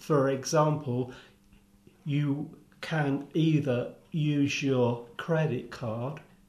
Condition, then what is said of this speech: Aphasia. That's presumably because people here understand that you have these issues and give you time to speak.